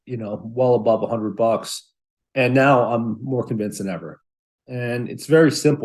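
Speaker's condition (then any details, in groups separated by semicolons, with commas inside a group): No condition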